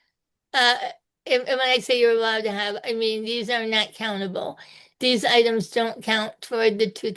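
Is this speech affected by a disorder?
Yes: spinal muscular atrophy type two.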